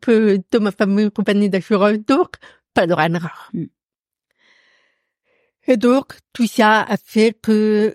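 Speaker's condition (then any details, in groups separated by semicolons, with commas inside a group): Profound deafness; audible accent from deafness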